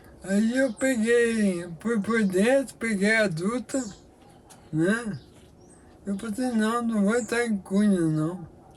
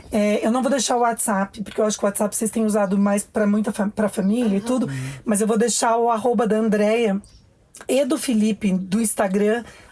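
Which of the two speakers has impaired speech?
The first: amyotrophic lateral sclerosis; motor neuron disease, onset in shoulder and arm, arm fasciculations, arm weakness.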